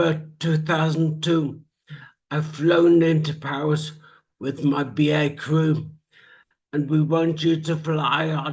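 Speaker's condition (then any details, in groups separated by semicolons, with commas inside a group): Traumatic brain injury; speech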